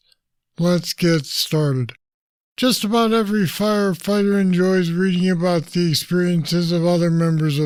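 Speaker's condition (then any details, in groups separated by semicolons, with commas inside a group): Parkinson's disease; deep brain stimulators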